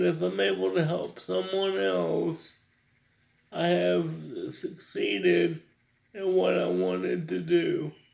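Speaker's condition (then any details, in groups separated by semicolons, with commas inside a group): Cerebral palsy; wants clearer, more precise speech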